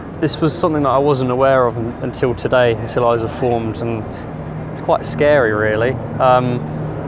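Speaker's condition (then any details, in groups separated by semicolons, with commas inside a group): No condition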